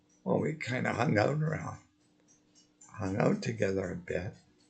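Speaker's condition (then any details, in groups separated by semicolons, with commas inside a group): Multiple sclerosis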